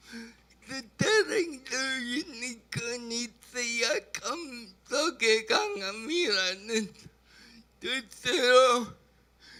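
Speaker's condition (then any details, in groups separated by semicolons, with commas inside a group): Brain lesion disability grade 1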